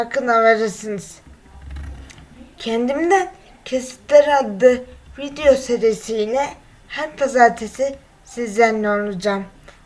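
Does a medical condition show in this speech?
Yes: cerebral palsy; 23 years with condition.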